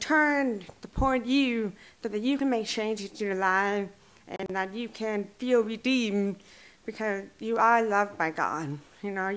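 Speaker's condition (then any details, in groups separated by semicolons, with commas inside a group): Deaf and hard of hearing; since childhood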